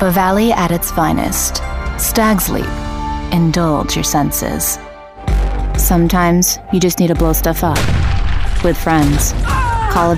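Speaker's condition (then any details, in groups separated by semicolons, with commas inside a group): No condition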